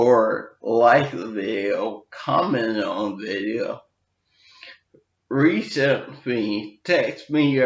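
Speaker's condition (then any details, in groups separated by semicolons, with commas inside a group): Brain injury with dysarthria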